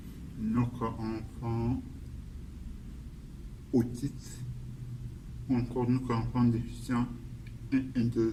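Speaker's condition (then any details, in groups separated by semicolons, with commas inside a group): Cerebral palsy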